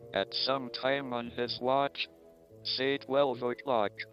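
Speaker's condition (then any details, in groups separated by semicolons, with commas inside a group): ALS, speech-generating device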